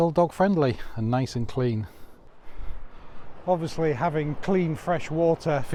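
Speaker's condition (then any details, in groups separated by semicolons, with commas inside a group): No condition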